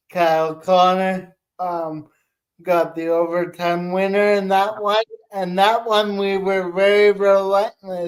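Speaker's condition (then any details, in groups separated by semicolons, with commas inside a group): Cerebral palsy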